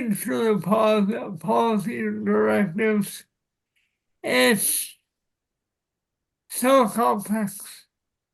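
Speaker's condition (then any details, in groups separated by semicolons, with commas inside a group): Cerebral palsy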